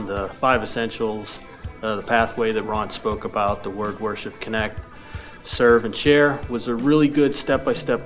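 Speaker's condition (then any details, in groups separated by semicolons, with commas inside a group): No condition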